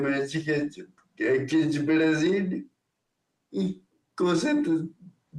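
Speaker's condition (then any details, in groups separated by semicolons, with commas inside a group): Ataxia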